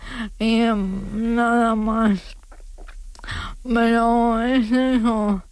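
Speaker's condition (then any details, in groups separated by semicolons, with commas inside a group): ALS; diagnosed at about age 35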